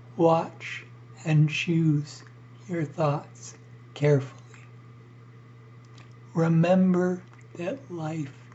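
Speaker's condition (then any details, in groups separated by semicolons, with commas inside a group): ALS; breathing increasingly difficult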